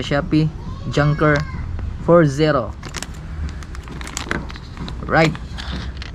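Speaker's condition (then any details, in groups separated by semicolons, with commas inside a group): No condition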